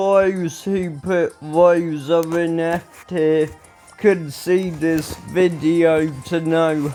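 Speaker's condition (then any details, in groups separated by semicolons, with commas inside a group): Ataxia; speech recently worse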